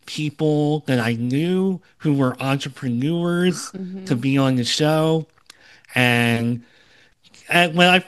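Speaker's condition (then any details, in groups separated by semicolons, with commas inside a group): Cleft lip and palate, Opitz G/BBB syndrome; improved with podcast practice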